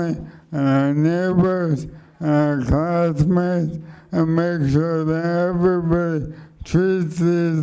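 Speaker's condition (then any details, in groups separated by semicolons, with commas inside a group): ALS; speech slowed and softened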